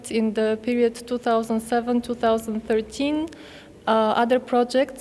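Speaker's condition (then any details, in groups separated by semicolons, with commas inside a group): No condition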